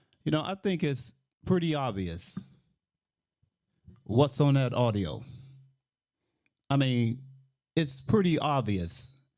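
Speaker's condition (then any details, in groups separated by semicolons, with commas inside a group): No condition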